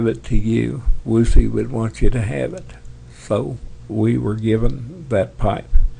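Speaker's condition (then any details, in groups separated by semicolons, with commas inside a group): Parkinson's; tremors as early symptom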